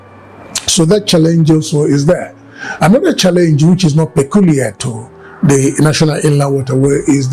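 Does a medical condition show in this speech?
No.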